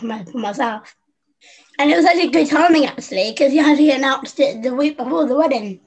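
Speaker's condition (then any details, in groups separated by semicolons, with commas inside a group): Down syndrome; congenital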